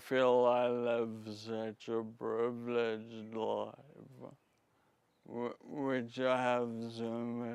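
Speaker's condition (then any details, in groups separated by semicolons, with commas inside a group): Friedreich's ataxia; spasticity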